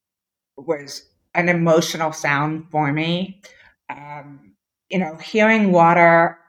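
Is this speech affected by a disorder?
Yes: deafness; born with moderate to severe hearing loss, diagnosed as toddler, hearing aids, then esteem implant.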